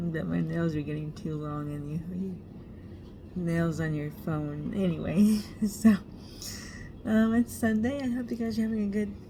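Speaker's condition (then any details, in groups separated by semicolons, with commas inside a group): Cerebral palsy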